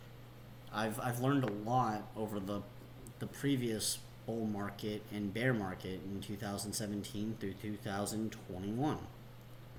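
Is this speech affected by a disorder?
No.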